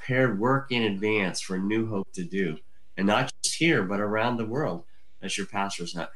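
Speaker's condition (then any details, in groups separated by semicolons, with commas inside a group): Cleft lip and palate; from birth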